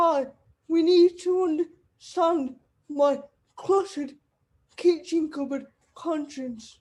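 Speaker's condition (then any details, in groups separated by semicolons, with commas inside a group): Cerebral palsy; wheelchair user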